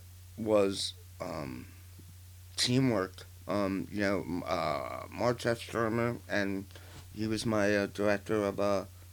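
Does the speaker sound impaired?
Yes: partial glossectomy for tongue cancer, partial, 40% of right tongue.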